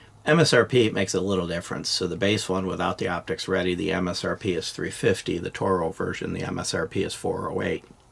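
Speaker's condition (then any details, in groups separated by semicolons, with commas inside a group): No condition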